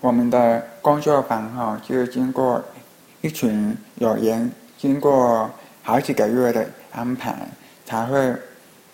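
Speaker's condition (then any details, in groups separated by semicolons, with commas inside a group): Hearing impairment; Skype video calls hard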